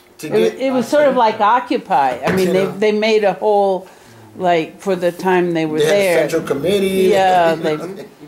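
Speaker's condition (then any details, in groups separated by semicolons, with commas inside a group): No condition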